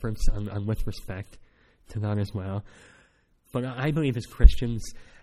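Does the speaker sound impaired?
Yes: cleft palate; speech not that clear at times.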